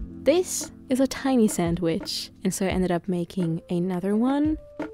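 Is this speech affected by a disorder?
No.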